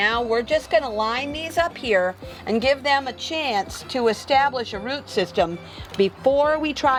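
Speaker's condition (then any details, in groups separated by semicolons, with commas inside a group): No condition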